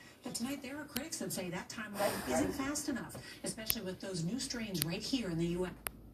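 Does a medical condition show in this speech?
No.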